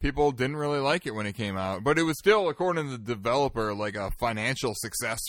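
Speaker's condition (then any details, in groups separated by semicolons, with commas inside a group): No condition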